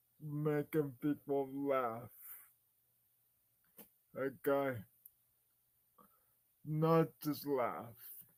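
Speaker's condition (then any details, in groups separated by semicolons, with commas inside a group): Cerebral palsy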